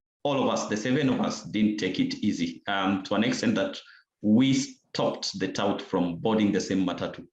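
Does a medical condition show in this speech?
No.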